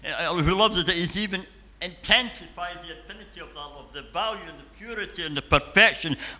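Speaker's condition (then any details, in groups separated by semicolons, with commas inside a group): Cleft palate and cleft lip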